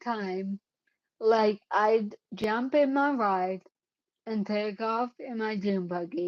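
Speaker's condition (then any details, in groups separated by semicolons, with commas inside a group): Cerebellar ataxia; caused by brain bleed, unsteady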